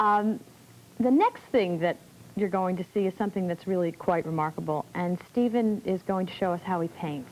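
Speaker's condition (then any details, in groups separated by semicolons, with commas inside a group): No condition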